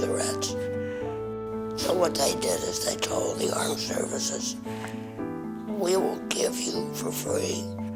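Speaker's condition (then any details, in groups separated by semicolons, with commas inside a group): Laryngectomy; total laryngectomy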